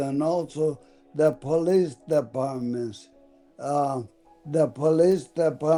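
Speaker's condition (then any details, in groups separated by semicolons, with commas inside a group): ALS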